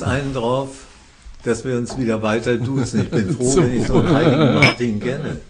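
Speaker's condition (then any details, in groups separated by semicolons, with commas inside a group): Parkinson's disease; incurable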